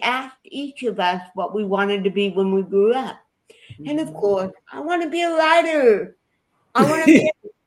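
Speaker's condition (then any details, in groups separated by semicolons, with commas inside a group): Cerebral palsy; affects body movements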